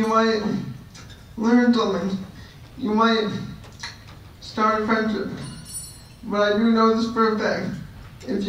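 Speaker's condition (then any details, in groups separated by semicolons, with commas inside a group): Cerebral palsy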